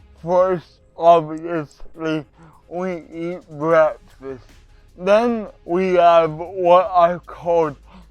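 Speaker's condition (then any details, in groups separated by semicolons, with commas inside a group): Cerebral palsy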